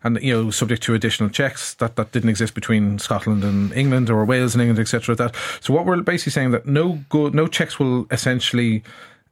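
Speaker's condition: No condition

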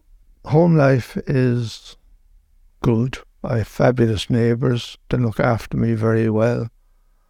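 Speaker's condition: Motor neuron disease; onset about 10 months ago with two falls, initially thought Parkinson's, specialist diagnosis; progressing, cannot walk, legs worsening, has nurse; voice getting worse, expects to lose voice

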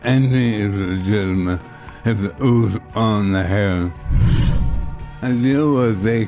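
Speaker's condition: Motor neuron disease; bulbar motor neuron disease, about a year since onset

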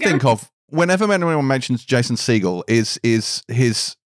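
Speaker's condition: No condition

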